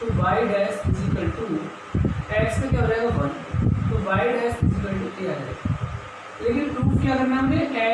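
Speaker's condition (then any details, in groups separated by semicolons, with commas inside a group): No condition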